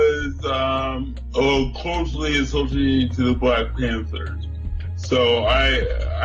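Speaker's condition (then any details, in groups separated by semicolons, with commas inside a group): Cerebral palsy; from birth, newborn breathing arrest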